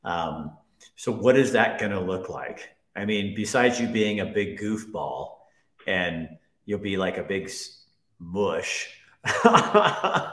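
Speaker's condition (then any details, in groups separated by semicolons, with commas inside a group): No condition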